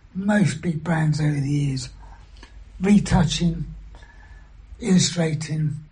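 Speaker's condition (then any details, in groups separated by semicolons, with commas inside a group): Throat cancer surgery, vocal injections; cancerous neck tumour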